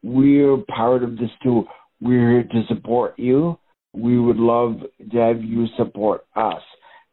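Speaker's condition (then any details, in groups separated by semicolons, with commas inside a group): Cerebral palsy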